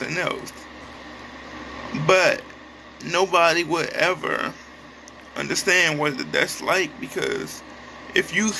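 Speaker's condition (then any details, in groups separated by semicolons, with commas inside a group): Cerebral palsy; affected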